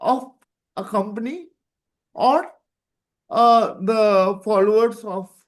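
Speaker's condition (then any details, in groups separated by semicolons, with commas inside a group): Cerebral palsy; present from birth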